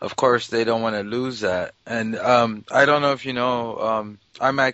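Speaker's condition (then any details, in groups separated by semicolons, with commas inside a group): No condition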